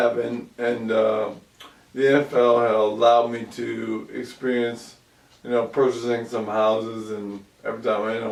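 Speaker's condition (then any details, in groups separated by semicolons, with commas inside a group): ALS; about 2 years since onset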